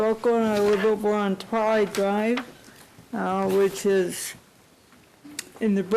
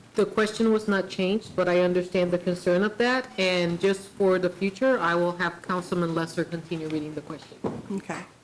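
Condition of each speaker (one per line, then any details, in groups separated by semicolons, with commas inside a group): Cerebral palsy; unable to type
No condition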